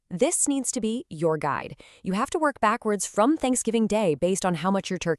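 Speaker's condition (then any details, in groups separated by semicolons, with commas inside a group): No condition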